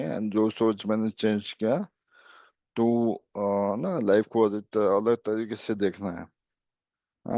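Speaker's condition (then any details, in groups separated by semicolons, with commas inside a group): ALS; speech improved a little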